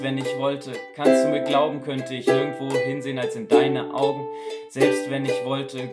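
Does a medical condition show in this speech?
No.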